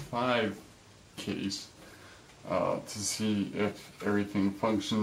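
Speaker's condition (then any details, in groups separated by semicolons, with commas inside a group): Cerebral palsy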